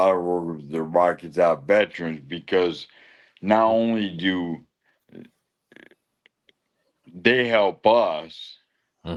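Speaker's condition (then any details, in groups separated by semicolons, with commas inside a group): Lou Gehrig's disease (ALS)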